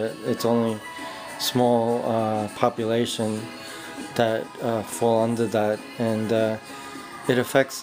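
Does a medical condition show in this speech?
No.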